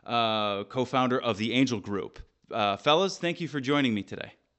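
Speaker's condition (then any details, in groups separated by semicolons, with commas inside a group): No condition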